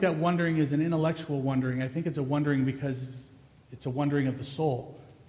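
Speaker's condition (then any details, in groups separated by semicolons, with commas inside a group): No condition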